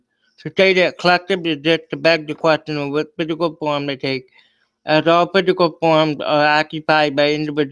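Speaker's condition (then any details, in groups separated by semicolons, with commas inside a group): Cerebral palsy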